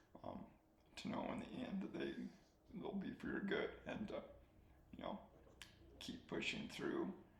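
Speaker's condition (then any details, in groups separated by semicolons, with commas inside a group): ALS; soft spoken, swallowing getting harder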